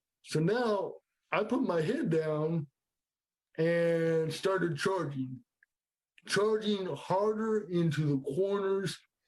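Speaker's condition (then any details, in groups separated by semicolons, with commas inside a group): Cerebral palsy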